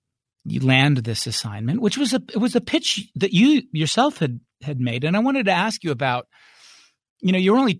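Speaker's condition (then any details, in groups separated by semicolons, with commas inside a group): No condition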